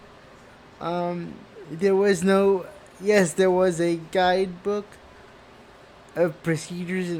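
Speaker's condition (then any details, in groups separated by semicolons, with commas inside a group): Cerebral palsy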